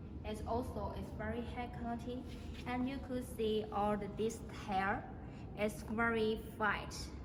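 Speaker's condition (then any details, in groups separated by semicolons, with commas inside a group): No condition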